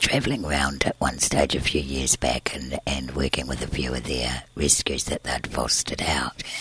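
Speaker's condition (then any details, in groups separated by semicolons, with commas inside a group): Tracheostomy and scarred vocal cord, laryngeal cysts, surgical vocal cord scarring; voice sounds different, presses on tracheostomy tube, later surgery left voiceless eight months, used voice machine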